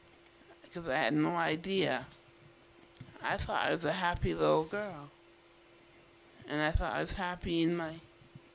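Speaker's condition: Duchenne muscular dystrophy; rare in females

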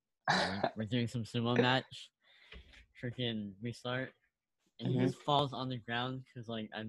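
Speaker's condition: Cleft lip, unilateral

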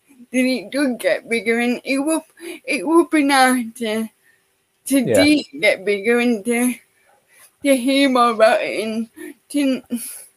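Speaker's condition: Cerebral palsy; part-time wheelchair user; speech affected by cerebral palsy

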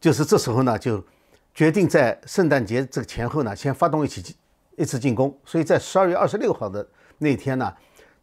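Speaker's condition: No condition

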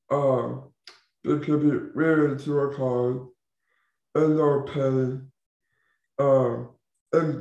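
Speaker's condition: Down syndrome; intellectual disability

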